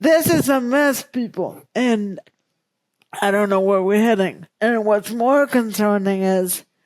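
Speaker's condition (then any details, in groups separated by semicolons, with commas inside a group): Cerebral palsy; present from birth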